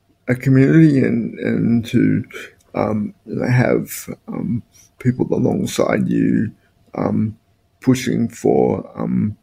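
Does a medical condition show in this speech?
Yes: spastic quadriplegic cerebral palsy; motorized wheelchair as main mobility aid.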